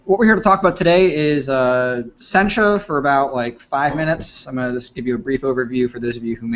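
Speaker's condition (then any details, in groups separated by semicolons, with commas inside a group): No condition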